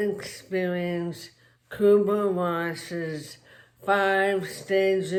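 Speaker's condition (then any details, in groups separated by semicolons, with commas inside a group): Traumatic brain injury; speech impairment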